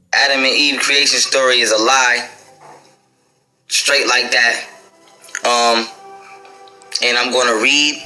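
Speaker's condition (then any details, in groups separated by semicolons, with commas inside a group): No condition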